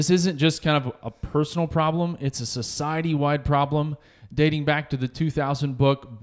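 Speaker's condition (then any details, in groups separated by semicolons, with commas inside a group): No condition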